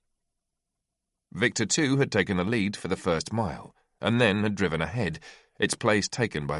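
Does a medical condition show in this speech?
No.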